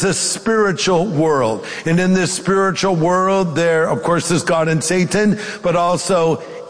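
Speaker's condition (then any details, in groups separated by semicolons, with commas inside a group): No condition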